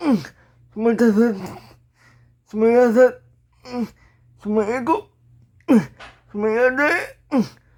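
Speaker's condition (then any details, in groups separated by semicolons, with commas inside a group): Brain lesion disability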